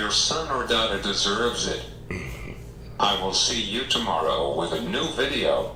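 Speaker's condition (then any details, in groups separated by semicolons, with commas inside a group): Cerebral palsy; mixed type, involuntary movements, tight muscles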